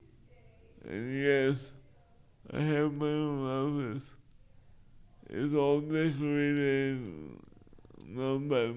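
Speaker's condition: Cerebral palsy; wheelchair user 99.9% of the time

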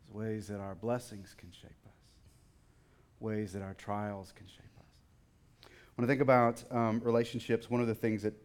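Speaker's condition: No condition

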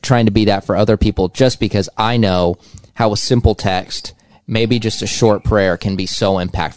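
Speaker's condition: No condition

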